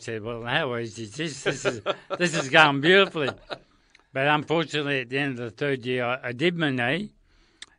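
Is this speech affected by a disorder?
Yes: motor neurone disease; progressive, terminal, onset in hands, spread up arms and across back; about 2 years since first symptoms, diagnosed after months of tests, no treatment or cure; voice affected, speech noticeably changed.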